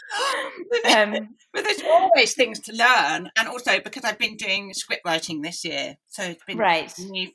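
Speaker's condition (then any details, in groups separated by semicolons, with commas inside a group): Deafness; analog hearing aids in childhood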